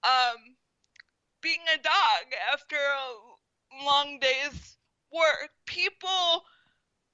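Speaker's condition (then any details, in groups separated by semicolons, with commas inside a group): Spastic quadriplegic cerebral palsy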